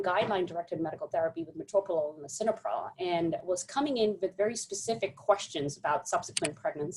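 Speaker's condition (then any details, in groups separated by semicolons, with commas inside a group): No condition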